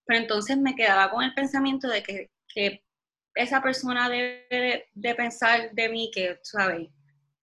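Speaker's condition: Stuttering; developmental stuttering since starting to talk, speech therapy from first grade, techniques and practice help; age 26, recently hired speech therapist, accepted stutter about four months ago; stutters with blocks, far fewer stutters in English, uses Spanglish to ease speaking; repeated sounds

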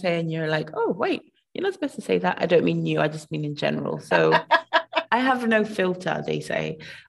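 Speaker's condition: No condition

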